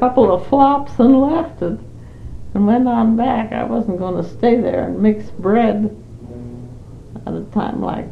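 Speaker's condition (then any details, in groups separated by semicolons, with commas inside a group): Parkinson's; Parkinson's for 5 years, not very able to do much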